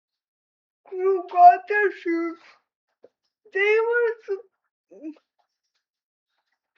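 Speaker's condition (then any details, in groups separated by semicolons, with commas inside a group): Cerebral palsy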